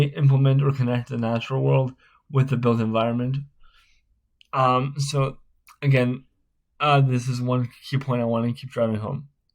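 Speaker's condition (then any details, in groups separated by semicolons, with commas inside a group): Spastic cerebral palsy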